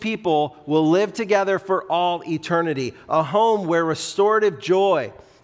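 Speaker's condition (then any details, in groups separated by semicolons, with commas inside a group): No condition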